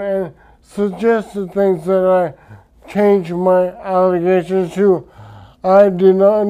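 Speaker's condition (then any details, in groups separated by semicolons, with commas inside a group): Traumatic brain injury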